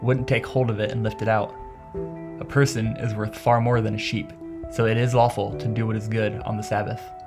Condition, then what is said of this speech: None; typical speech.